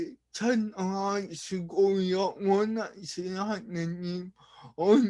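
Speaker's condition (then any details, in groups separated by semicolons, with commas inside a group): Brain lesion disability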